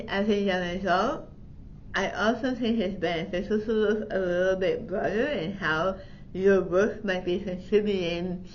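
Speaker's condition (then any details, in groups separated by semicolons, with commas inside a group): Tongue cancer surgery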